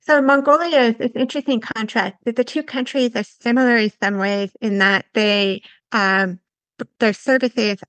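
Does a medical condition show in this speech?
Yes: severe to profound hearing loss; congenital, diagnosed in England, hearing aids from 11 months, cochlear implant one side; learned to listen and speak through early intervention in England.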